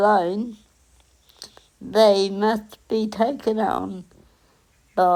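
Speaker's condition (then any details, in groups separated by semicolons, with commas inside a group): Cerebral palsy; onset at 8 days old; lifelong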